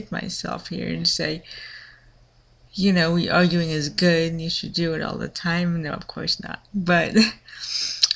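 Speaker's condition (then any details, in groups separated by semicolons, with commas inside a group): Cerebral palsy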